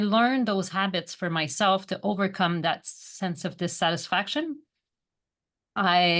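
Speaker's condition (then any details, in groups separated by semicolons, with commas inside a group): No condition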